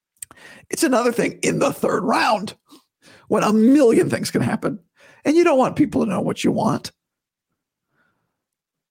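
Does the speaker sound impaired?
Yes: vocal cord surgery recovery; voice still sounds bad to new listeners.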